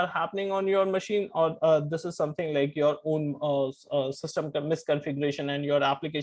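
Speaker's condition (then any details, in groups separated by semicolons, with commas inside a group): No condition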